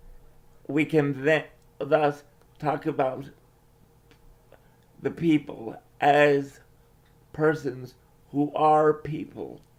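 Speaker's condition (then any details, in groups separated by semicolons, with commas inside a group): Cerebral palsy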